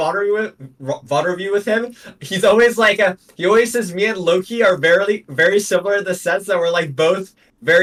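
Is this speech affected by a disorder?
No.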